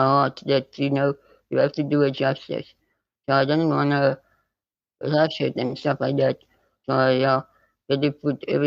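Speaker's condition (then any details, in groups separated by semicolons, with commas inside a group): Spinal muscular atrophy type 2; type 2, progressive muscle wasting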